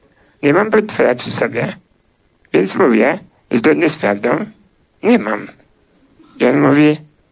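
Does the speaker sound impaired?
Yes: spinal muscular atrophy; onset in childhood, wheelchair user.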